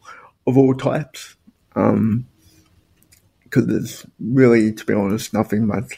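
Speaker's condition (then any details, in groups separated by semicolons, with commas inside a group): Spastic quadriplegic cerebral palsy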